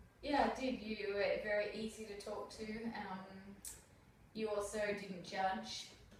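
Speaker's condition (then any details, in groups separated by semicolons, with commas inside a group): No condition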